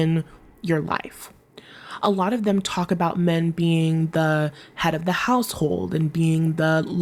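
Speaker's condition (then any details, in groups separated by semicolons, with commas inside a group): No condition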